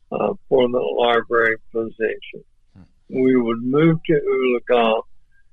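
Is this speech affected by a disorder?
Yes: ALS; voice off but clear and understandable.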